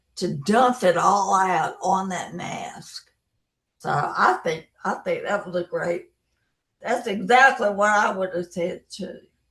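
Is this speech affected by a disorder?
Yes: brain injury; lost speech, speech therapy, relearned talking.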